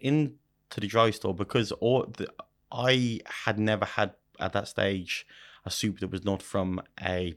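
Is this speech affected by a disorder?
Yes: stutter; about five times worse when speaking German; here prolonged sounds, blocks.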